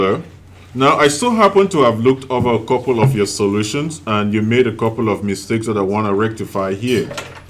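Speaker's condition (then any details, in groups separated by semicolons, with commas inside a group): No condition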